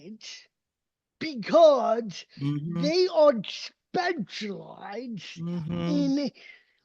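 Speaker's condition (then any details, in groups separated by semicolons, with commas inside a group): Mild cerebral palsy; from birth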